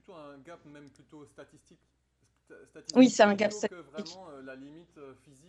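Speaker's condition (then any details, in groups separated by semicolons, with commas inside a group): No condition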